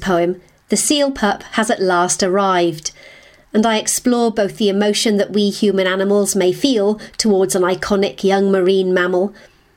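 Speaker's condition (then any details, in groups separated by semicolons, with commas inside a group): No condition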